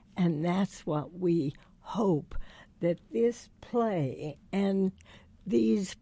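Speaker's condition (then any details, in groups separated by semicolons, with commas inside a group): Spasmodic dysphonia; diagnosed Johns Hopkins after six years, basal ganglia, cords clamp uncontrollably, botulinum toxin cord injection; voice breaks, speaks very slowly, one injection took voice completely two weeks, only whisper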